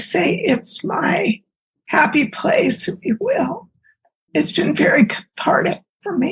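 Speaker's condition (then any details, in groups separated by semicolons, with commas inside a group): Multiple sclerosis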